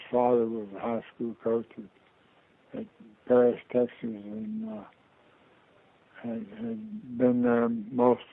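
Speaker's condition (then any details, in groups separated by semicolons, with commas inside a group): Parkinson's disease; diagnosed about two years ago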